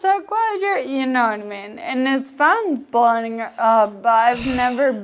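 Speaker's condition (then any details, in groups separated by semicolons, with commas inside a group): Friedreich's ataxia; progressive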